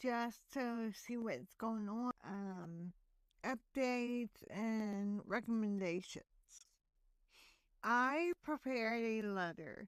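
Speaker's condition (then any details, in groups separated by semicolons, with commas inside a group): Hemiplegic cerebral palsy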